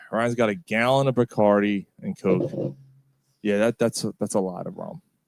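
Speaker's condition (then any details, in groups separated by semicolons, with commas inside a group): No condition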